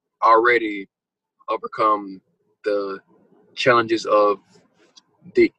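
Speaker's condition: Stuttering; stuttering since childhood; stutter audible in recording, formerly heavily hindered speaking; blocks

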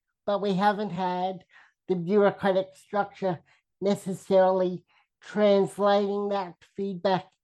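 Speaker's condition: Cerebral palsy, spastic quadriplegia

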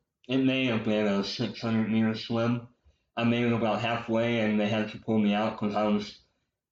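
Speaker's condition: Cleft lip and palate, popliteal pterygium syndrome; speech impediment from cleft lip and palate

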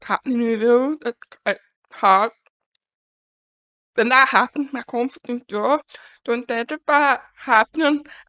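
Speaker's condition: Deafness; congenital deafness, born deaf

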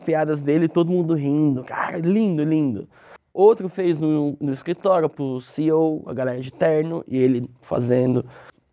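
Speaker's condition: Cleft lip; open fissure at birth

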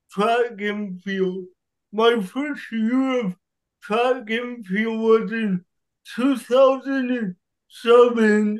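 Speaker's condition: Cerebral palsy; lifts weights

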